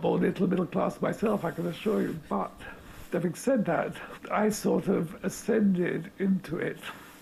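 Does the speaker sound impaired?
Yes: motor neurone disease; speaking through air contraption enabling breathing, still able to talk, interviewed down the line.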